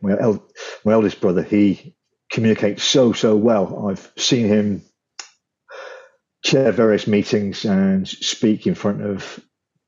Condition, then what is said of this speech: Stuttering. I can stammer in some, but I always try and finish off.